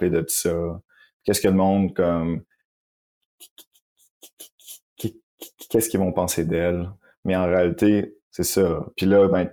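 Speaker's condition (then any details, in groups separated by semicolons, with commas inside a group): Stuttering; ongoing adult stuttering; blocks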